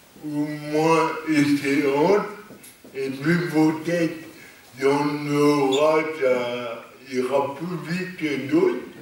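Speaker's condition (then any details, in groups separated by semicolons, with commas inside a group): Cerebral palsy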